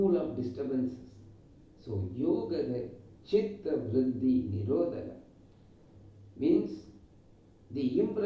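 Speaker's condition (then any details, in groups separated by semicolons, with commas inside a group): No condition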